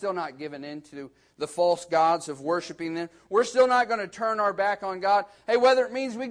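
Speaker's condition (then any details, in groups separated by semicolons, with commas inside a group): No condition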